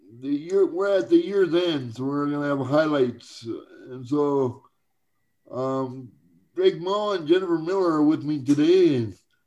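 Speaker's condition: Cerebral palsy; cerebral palsy from birth, uses wheelchair for mobility

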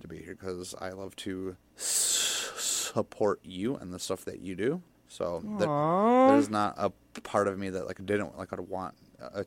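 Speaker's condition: Stutter; stutter since childhood, at least age 8, physically bullied for it; still stutters, public speaking and live energy healing sessions still hard, some days easier; no stutter when drunk from age 13, or high on stimulants after 24 hours awake; prolonged sounds, blocks

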